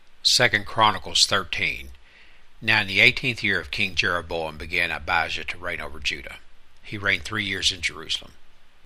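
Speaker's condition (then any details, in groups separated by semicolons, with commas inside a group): No condition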